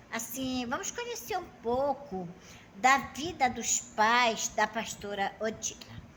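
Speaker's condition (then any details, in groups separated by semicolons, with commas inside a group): No condition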